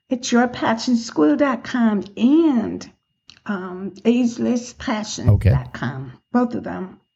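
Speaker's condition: Profound deafness, acquired, profound

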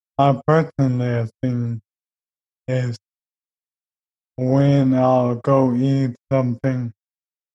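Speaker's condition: ALS; harder to hear

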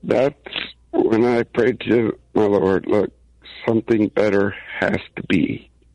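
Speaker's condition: No condition

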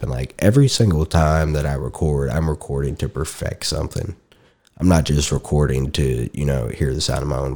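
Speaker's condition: No condition

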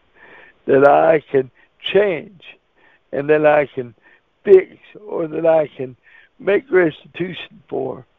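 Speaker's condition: Cerebral palsy; wheelchair user

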